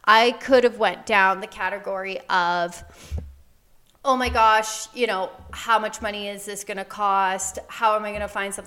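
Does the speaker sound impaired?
No.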